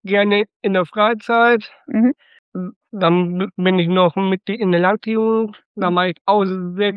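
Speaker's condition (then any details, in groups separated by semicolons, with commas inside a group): Down syndrome (Trisomie 21); congenital trisomy 21, flagged on ultrasound two days before caesarean birth, St. Vinzenz Krankenhaus Datteln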